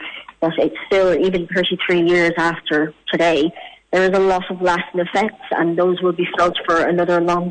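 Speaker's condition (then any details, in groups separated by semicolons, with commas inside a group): Cleft palate; congenital, with leg problems, could not eat properly before age 6, over 30 surgeries in Ireland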